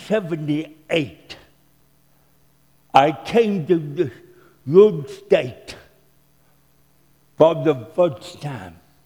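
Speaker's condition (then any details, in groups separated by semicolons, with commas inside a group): Cerebral palsy; born dead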